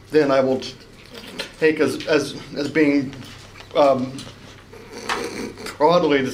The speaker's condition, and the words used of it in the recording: Stuttering. I'm sorry. I explained earlier that I stutter, and that's what this is.